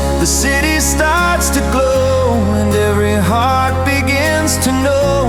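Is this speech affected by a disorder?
No.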